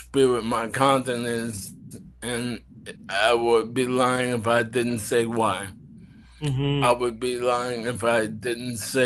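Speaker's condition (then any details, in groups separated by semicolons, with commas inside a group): ALS; throat muscles affected, speech slowed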